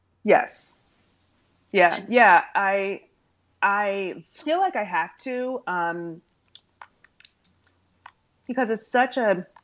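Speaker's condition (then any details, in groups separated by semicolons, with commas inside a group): Stuttering; stuttering since around age 3, past speech therapy, largely stopped talking for about 5 years; still stutters, including when saying own name; formerly hid stuttering by switching words, deep breaths, fillers like ums and ahs, avoided talking; repeated sounds, repeated words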